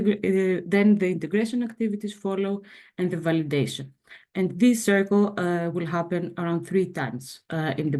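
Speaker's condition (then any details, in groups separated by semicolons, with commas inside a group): No condition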